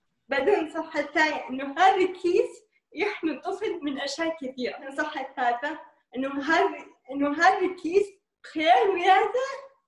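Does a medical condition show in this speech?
Yes: cerebral palsy; mild cerebral palsy, weak muscles, movements differ from others, long-term exercise to strengthen muscles; described by host as very normal in speech.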